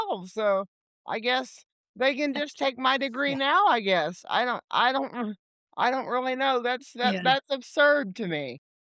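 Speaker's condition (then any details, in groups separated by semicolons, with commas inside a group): Cerebral palsy; limited mobility, legs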